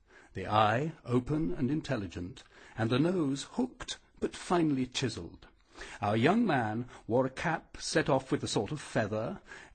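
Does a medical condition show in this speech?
No.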